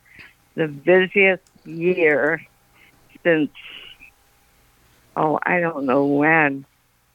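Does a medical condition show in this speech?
Yes: Parkinson's; recent onset.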